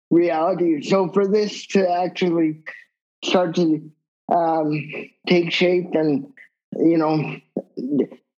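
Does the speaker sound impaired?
Yes: cerebral palsy; wheelchair user.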